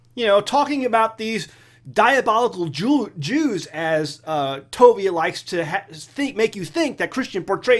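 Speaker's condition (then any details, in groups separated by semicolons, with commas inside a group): No condition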